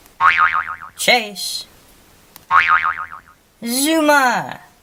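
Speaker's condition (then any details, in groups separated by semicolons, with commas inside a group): No condition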